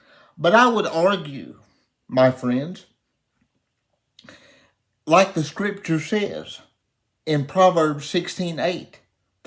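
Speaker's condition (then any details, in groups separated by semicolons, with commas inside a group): Cerebral palsy; uses wheelchair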